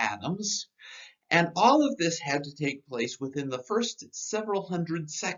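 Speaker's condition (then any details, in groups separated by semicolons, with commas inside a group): No condition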